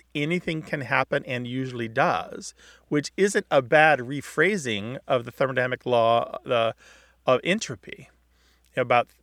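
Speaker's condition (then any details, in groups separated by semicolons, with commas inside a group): No condition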